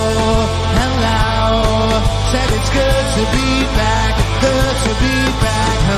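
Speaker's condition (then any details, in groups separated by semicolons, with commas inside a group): No condition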